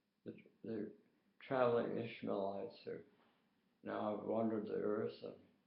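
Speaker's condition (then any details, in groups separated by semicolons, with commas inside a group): Tongue cancer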